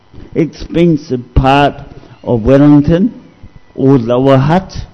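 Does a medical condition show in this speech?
Yes: cerebral palsy; discovered at age 2.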